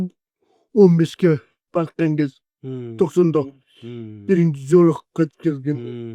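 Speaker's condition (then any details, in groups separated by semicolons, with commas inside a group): Cerebral palsy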